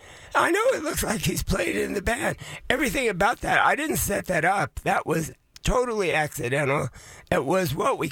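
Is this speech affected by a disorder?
Yes: voice changed after vocal cord surgery; about two years since vocal cord surgery.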